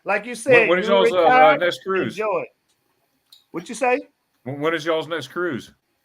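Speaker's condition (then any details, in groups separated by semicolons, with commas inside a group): No condition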